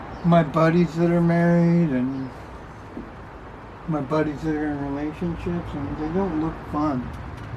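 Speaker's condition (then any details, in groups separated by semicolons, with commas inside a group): Parkinson's disease; young onset, uncontrollable shaking, deep brain stimulation implant; onset at 38, now 45, stimulator recently activated, progressively worsening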